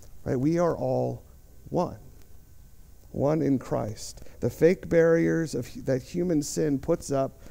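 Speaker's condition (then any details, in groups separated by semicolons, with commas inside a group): No condition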